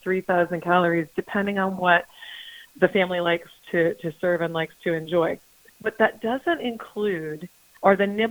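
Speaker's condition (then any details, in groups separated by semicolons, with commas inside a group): No condition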